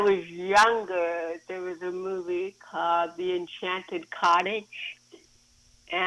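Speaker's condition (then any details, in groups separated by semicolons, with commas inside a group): Cerebral palsy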